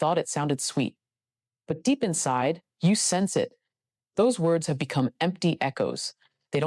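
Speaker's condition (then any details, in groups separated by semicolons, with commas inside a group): No condition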